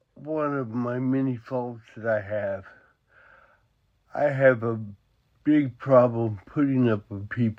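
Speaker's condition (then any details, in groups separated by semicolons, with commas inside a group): Cerebral palsy; drinks with straw, cannot lift cup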